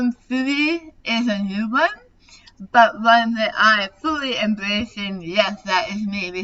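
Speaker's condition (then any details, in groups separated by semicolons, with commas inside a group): Tongue cancer surgery; over half of tongue removed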